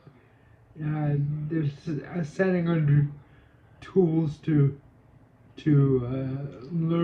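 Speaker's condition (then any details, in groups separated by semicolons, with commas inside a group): Cerebral palsy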